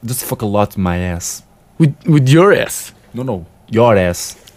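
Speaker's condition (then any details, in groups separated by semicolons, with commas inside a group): No condition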